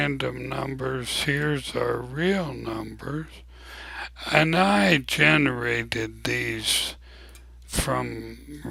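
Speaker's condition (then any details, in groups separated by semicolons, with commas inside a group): ALS; abnormally slow voice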